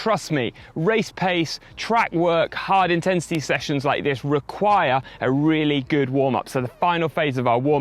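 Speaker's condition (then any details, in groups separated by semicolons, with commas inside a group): No condition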